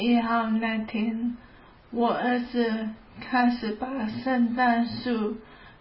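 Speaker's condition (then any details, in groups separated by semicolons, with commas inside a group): ALS; onset about three years ago, hand muscle atrophy starting right hand, left hand over a year later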